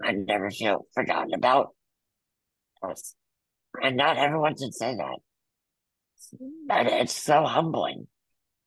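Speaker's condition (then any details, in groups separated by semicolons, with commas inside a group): Muscular dystrophy; congenital, wheelchair user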